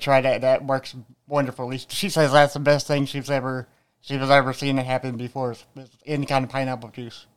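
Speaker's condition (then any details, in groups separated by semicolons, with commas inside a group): Cerebral palsy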